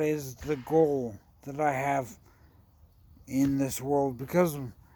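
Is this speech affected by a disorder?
Yes: traumatic brain injury.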